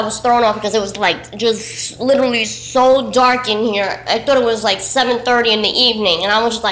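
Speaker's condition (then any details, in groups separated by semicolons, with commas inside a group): No condition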